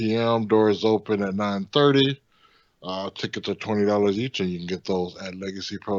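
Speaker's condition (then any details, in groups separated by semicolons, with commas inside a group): No condition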